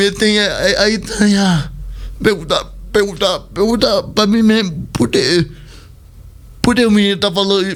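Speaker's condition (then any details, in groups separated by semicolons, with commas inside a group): Cerebral palsy; speech not normal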